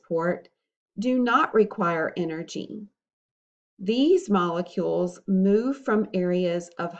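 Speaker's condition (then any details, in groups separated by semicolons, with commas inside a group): No condition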